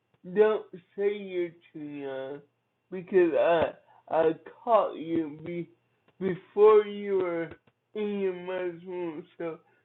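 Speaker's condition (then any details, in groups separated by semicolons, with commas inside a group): Cerebral palsy; from birth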